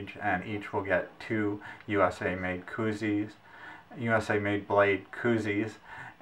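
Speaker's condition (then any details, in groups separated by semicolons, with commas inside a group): No condition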